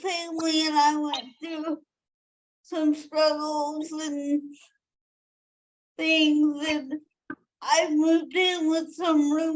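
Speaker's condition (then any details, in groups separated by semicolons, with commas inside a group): Cerebral palsy; from birth, 42 surgeries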